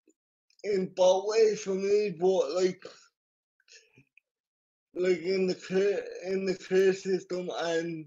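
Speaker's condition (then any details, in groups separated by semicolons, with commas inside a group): Cerebral palsy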